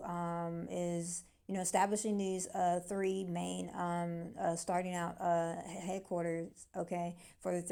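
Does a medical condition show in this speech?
No.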